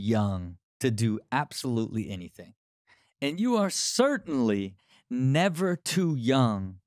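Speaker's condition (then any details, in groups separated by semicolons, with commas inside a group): No condition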